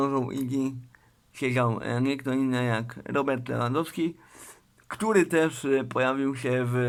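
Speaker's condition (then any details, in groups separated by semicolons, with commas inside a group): Cerebral palsy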